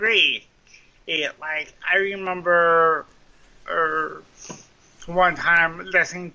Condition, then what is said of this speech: Cerebral palsy. So if I make reference to something drunk when I'm not, that's why it's because of the speech impediment.